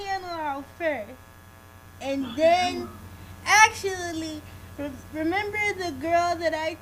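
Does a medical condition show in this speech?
Yes: cerebral palsy.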